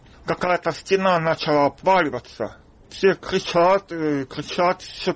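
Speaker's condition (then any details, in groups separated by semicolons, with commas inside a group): Deafness, congenital; speaks little, lip-reads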